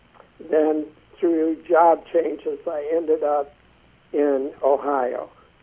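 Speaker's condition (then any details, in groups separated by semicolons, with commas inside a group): Essential tremor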